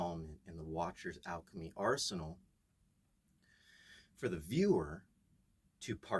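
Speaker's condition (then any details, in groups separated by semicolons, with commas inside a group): No condition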